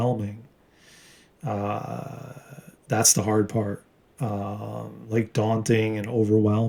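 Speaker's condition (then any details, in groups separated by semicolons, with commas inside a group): No condition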